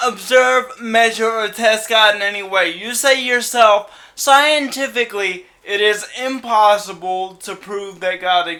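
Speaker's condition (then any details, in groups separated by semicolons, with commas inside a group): Cerebral palsy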